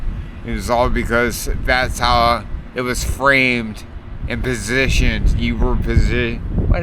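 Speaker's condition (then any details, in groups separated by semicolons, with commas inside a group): Multiple sclerosis; affects fingers; sometimes hard to breathe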